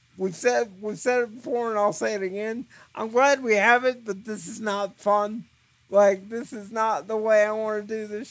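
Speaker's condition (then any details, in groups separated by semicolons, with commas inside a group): Cerebral palsy; trouble focusing eyes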